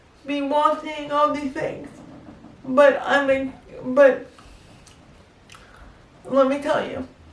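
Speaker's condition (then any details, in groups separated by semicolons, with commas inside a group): Cerebral palsy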